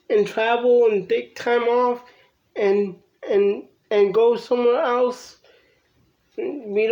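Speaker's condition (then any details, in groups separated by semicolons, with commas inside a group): Cerebral palsy; from birth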